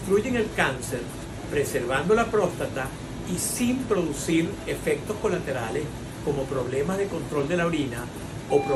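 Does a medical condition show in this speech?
No.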